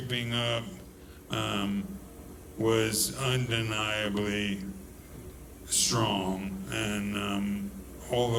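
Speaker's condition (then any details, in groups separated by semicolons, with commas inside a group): ALS; almost three years since diagnosis, slow progression, balance and speed worsening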